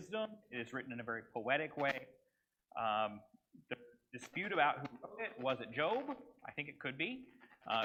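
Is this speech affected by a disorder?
No.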